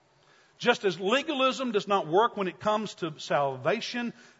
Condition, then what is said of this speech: None; typical speech.